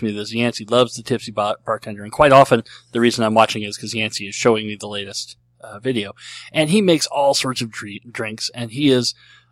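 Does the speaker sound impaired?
Yes: cleft lip and palate; cleft lip and palate since birth, treated as a baby.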